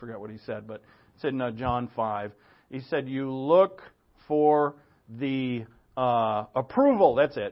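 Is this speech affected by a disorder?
No.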